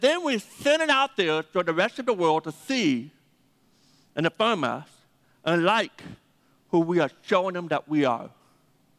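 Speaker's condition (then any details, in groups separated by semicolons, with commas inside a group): Deafness; 80% deaf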